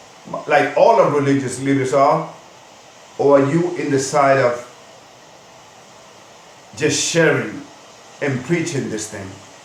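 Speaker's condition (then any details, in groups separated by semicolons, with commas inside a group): No condition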